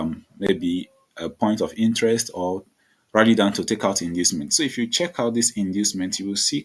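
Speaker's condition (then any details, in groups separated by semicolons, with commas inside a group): No condition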